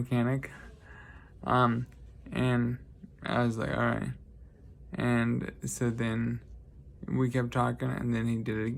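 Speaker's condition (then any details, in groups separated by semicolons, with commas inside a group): Traumatic brain injury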